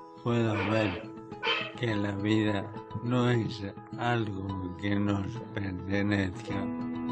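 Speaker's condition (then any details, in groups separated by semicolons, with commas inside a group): ALS; late stage, near death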